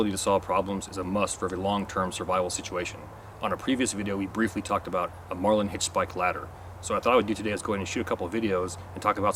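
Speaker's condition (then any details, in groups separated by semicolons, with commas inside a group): No condition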